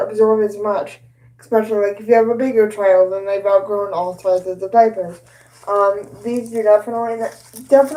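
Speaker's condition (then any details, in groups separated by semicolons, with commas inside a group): Cerebral palsy; both hands affected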